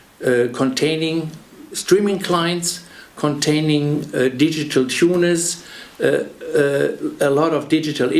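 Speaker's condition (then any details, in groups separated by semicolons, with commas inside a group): No condition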